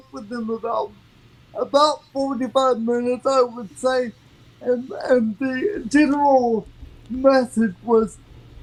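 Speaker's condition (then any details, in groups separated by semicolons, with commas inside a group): Cerebral palsy; from birth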